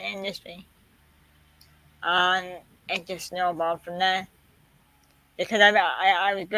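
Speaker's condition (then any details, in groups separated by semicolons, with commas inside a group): Quadriplegic cerebral palsy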